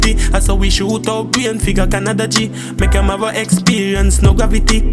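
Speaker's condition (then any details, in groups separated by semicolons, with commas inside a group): No condition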